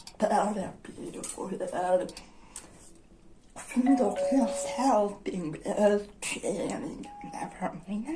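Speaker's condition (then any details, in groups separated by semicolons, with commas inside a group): Dystonia; generalized dystonia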